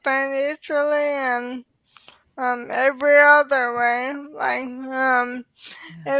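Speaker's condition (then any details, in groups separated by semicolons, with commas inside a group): ALS; diagnosed in early 30s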